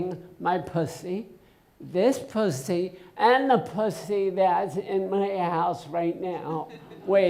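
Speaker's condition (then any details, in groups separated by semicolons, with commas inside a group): Essential tremor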